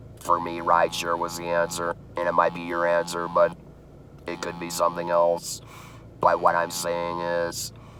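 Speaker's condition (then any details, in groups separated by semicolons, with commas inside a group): Laryngectomy after laryngeal cancer, voice prosthesis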